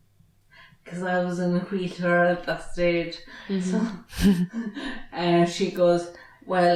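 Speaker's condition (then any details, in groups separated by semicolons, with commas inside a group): Traumatic brain injury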